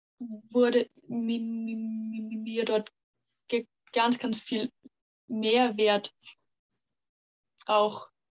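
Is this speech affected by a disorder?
Yes: stuttering; stuttering since kindergarten age, many logopedists and speech therapists, stuttering therapy groups with other stutterers; 18 years old, fighting stuttering less with pressure and resistance; part-word and word repetitions, we wegzulaufen; here repeated sounds, prolonged sounds, blocks.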